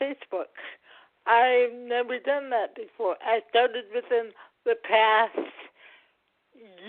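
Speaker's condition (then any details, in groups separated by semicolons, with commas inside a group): Cerebral palsy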